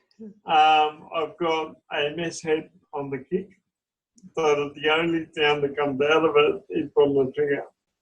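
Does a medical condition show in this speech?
Yes: cerebral palsy.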